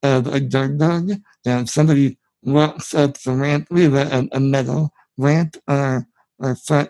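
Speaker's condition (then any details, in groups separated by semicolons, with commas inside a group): Spinal muscular atrophy; genetic, from birth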